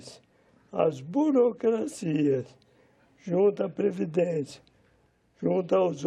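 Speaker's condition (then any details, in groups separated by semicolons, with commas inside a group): Amyotrophic lateral sclerosis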